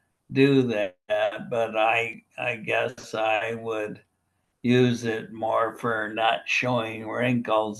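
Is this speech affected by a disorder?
Yes: primary lateral sclerosis, bulbar onset.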